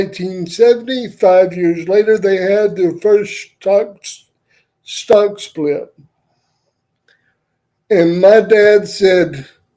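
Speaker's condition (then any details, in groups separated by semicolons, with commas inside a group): Cerebral palsy; wheelchair user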